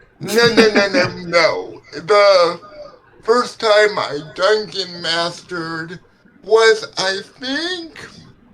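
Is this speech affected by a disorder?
Yes: cerebral palsy; legs affected.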